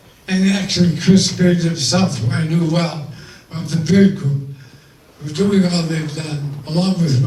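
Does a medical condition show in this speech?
Yes: ALS; loss of voice, limited ability to talk.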